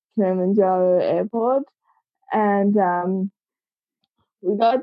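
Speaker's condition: Cerebral palsy; congenital

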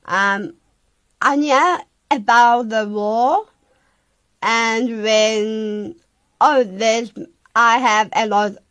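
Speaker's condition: Down syndrome; from birth, confirmed 3 days after birth, heart hole closed spontaneously at age 2; age 20; speaks a lot slower, learns and moves slower

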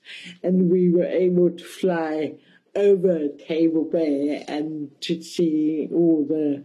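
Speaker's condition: Cerebral palsy, mild; speech mildly affected

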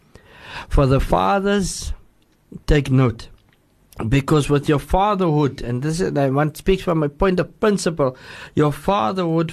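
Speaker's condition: No condition

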